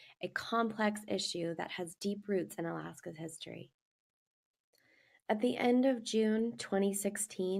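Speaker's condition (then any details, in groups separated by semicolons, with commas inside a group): No condition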